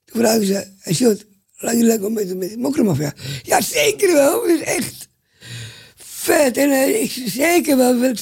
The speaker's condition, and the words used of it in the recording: Down syndrome. Want jij bent natuurlijk, jij praat heel goed, je bent in de serie.